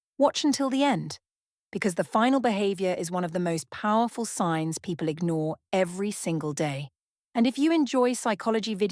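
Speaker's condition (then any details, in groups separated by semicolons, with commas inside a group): No condition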